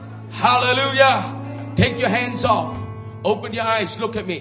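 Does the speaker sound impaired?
No.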